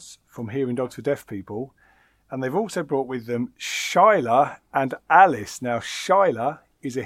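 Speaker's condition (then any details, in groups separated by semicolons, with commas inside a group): No condition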